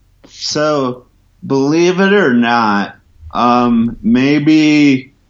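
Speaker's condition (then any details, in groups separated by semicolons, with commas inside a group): Ataxia from traumatic brain injury; memory spared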